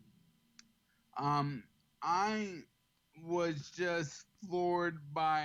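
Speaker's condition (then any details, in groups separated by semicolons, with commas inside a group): ALS; slightly slurred, has to slow down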